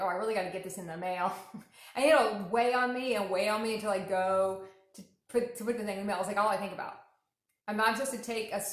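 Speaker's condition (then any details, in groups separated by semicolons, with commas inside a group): No condition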